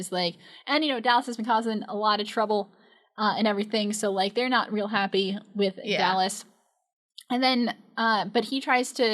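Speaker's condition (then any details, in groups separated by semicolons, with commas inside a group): No condition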